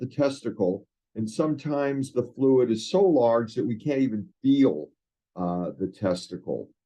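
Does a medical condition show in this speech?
No.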